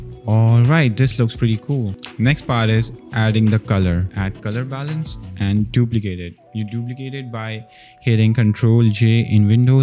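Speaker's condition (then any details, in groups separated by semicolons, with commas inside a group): No condition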